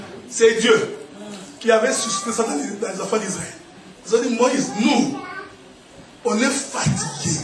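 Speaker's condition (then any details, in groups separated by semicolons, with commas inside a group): No condition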